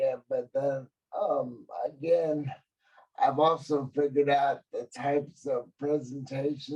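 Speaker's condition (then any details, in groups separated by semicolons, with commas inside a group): Cerebral palsy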